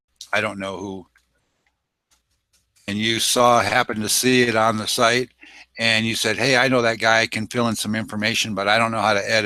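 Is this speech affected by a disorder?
No.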